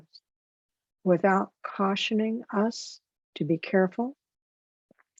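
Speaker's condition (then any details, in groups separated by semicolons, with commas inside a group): No condition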